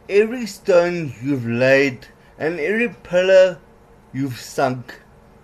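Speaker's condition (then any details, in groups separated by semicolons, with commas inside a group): Cerebral palsy; trouble formulating words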